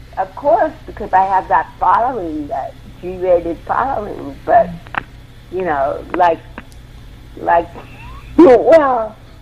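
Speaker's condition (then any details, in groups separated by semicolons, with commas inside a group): Cerebral palsy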